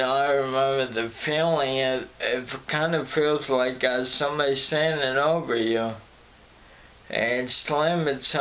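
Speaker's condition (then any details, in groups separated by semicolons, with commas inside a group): Friedreich's ataxia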